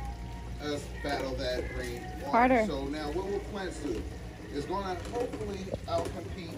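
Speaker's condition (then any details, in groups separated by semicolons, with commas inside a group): No condition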